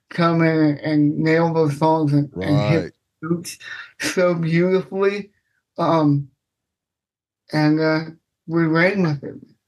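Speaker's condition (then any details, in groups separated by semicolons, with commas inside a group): Cerebral palsy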